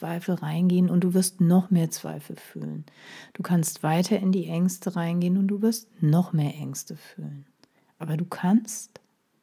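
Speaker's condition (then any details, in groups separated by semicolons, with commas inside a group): No condition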